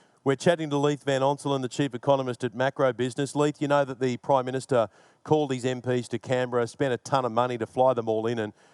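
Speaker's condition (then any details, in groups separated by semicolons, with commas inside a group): No condition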